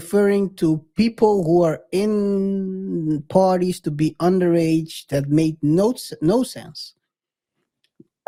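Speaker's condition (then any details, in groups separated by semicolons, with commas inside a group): No condition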